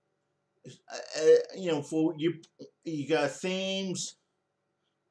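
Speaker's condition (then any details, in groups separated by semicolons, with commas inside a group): Cerebral palsy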